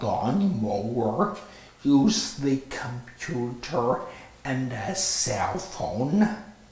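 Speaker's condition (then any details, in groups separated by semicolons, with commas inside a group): Stroke with paralyzed vocal cord; stroke at 35, craniotomy at Barnes Jewish Hospital, alphabet board early, left-hand writing; speaks lower and slower, singing voice part lost, public speaking difficult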